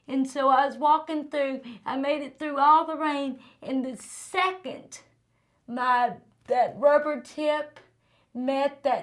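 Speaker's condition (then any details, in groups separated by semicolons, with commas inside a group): Cerebral palsy; from birth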